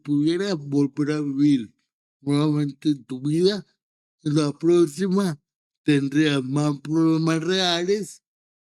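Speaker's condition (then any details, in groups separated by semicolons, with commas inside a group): Cerebral palsy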